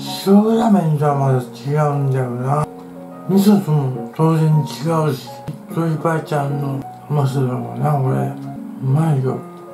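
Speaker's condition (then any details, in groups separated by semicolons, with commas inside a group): Tongue cancer, partial glossectomy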